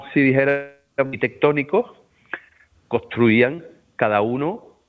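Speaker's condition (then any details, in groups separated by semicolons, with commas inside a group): No condition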